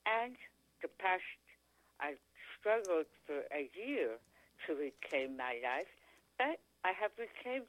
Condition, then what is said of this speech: Tongue cancer surgery. I have achieved my goals of speaking, eating, very basic for most people functions.